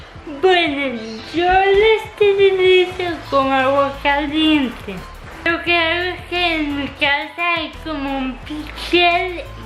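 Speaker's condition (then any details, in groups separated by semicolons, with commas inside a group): Cerebral palsy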